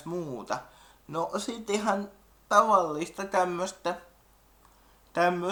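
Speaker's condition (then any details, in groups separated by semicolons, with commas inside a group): Cerebral palsy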